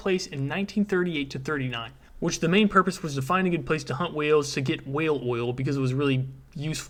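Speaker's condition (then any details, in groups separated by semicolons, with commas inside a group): No condition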